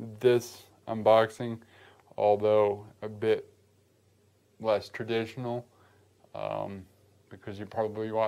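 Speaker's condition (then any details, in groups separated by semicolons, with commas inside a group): Cerebral palsy; affects gait and walking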